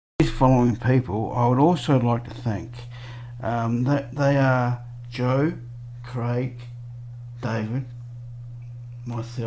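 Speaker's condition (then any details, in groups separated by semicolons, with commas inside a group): Cerebral palsy; 46 years old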